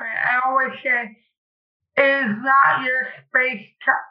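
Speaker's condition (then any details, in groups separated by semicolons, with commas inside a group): Cerebral palsy; speech noticeably affected, listeners wrongly judge intelligence from speech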